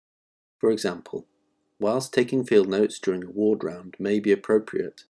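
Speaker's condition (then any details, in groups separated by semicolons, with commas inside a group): No condition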